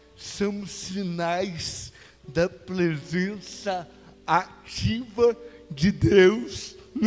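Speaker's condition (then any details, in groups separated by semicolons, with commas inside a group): Cerebral palsy; no speech as child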